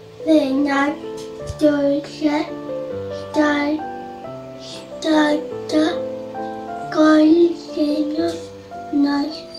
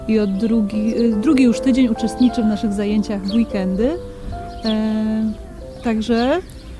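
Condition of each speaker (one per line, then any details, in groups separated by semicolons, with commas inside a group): Cerebral palsy; cannot walk independently
No condition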